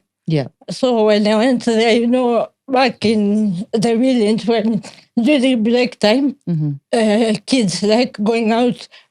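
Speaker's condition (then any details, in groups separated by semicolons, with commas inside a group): Cerebral palsy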